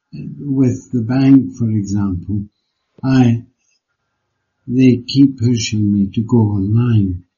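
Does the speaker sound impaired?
Yes: Parkinson's disease; Parkinson's disease diagnosed 2015, deep brain stimulation 2016, permanent tremor despite it; poor balance, cannot walk without stick, falls if jostled in crowds, computer work affected; tends to slur words, speaks more slowly.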